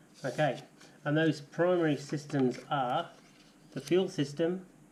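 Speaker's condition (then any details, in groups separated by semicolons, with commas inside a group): No condition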